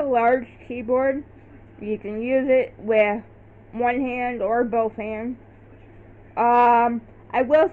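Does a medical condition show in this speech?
Yes: cerebral palsy.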